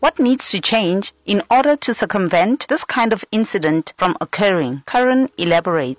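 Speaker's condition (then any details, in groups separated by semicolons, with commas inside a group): No condition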